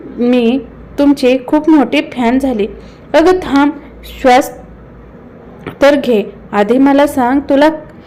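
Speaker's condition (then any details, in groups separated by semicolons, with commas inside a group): No condition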